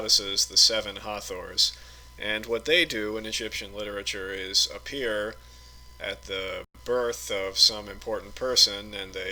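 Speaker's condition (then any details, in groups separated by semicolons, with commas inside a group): No condition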